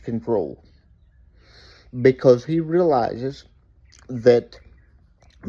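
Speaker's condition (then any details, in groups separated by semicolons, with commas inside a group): Cerebral palsy; uses wheelchair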